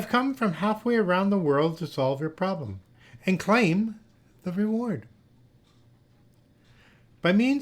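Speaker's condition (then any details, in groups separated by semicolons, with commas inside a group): No condition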